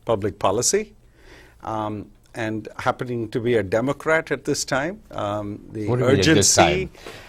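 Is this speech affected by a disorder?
No.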